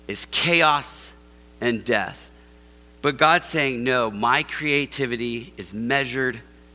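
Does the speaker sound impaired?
No.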